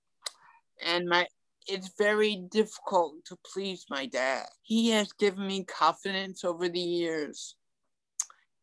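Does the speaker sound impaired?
Yes: ataxic cerebral palsy; from birth, mild, legs mostly, also arms, walked at about age four; talking affected, tongue affected a little, frequent stuttering in past, improved with speech therapy.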